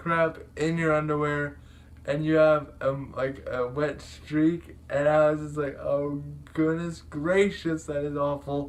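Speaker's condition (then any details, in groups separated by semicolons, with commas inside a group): Cerebral palsy; able to speak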